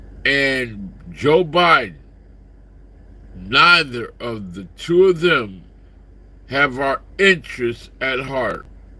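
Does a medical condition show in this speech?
Yes: slurred speech.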